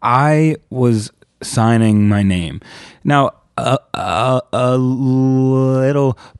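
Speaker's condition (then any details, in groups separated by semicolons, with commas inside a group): Stuttering; stuttering since childhood; stutter-like tension when signing own name, worse under pressure or with people watching; repeated sounds, prolonged sounds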